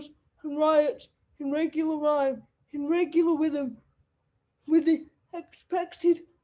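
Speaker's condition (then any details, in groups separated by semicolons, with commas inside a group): Cerebral palsy; wheelchair user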